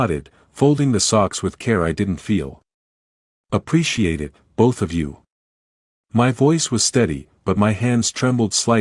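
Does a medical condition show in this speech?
No.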